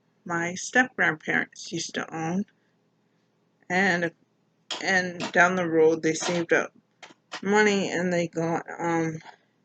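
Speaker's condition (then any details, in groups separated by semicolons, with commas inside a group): Mild cerebral palsy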